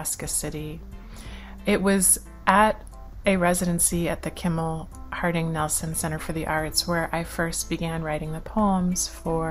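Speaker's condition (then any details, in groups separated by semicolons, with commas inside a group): No condition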